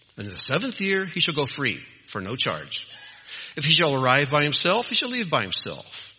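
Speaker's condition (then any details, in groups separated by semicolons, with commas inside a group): No condition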